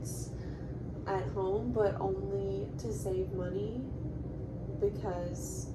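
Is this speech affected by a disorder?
No.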